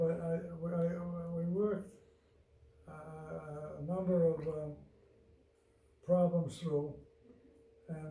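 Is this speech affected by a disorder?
Yes: Parkinson's disease; loses track of thoughts.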